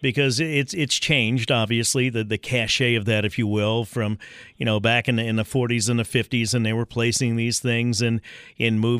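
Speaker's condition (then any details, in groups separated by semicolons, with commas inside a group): No condition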